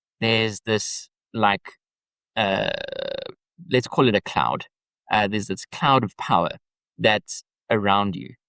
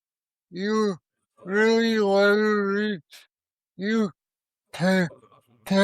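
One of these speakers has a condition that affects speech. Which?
The second: cerebral palsy.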